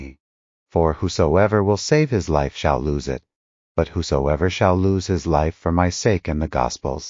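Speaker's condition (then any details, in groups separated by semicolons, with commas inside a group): No condition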